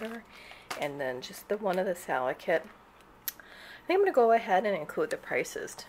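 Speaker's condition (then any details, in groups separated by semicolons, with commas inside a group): No condition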